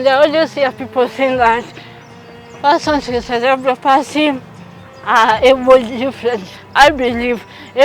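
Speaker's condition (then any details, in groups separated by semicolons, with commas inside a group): Cerebral palsy; from birth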